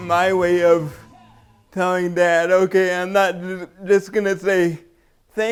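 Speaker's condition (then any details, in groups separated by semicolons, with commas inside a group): Cerebral palsy; diagnosed at three weeks old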